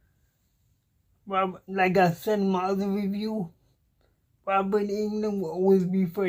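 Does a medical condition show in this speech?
Yes: cerebral palsy; cannot walk, uses wheelchair.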